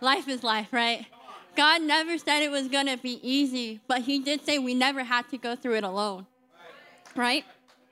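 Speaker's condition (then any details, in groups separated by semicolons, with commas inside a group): Cleft lip and palate; age 17, roughly 2 to 3 surgeries yearly, speaking publicly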